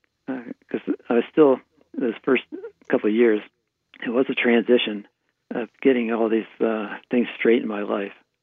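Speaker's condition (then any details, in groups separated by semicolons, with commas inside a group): Parkinson's disease; right hand tremor at onset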